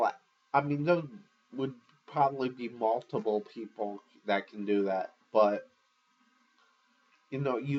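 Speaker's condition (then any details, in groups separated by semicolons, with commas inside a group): Cerebral palsy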